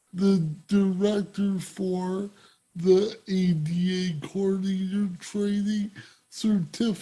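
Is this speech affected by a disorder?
Yes: cerebral palsy; present from birth.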